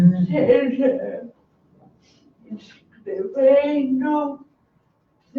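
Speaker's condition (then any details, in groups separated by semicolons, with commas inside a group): Cerebral palsy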